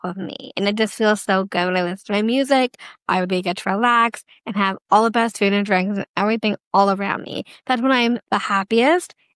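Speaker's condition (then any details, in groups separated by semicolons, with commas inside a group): Down syndrome; duplicate of the 21st chromosome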